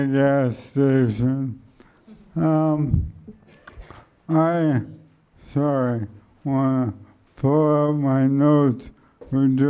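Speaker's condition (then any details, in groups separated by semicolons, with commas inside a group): Motor neuron degeneration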